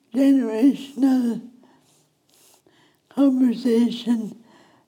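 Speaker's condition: Speech impediment; wheelchair user

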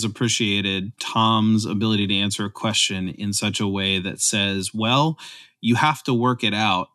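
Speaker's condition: No condition

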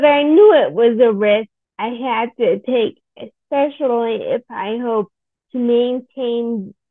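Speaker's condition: Friedreich's ataxia; wheelchair user

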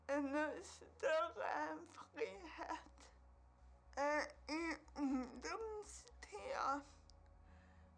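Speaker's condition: Cerebral palsy; 28 years since onset

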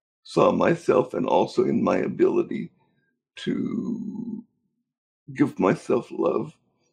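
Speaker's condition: Cerebral palsy; unable to walk

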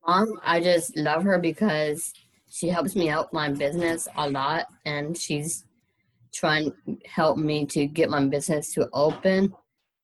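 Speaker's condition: Down syndrome; extra copy of chromosome 21, low muscle tone, heart surgery, eye surgery and other surgeries in childhood, thyroid removed

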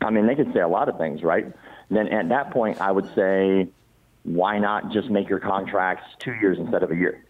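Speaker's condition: Cleft palate; congenital

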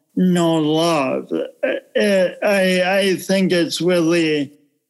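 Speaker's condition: Cerebral palsy; coordination differences

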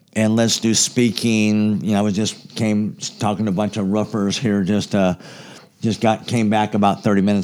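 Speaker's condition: Cleft palate; congenital, very severe

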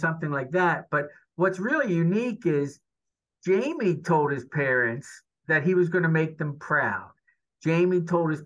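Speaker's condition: No condition

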